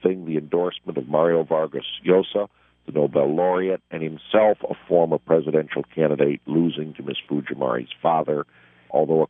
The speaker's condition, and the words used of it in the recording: No condition.